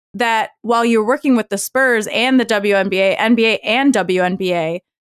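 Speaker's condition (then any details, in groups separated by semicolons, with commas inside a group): No condition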